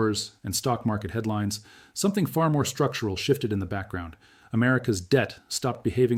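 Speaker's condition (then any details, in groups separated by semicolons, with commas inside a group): No condition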